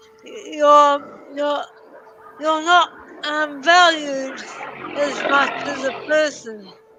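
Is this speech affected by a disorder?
Yes: cerebral palsy.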